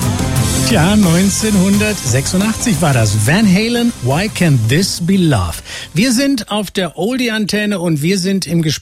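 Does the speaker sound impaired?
No.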